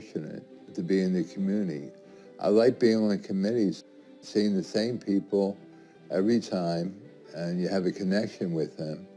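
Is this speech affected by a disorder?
Yes: tardive dyskinesia; antipsychotic medication cause, affects face.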